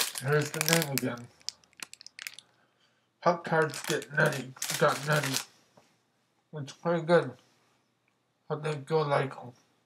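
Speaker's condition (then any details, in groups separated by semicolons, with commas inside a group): Mobius syndrome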